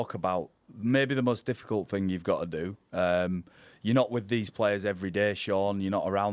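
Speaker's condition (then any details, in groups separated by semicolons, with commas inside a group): No condition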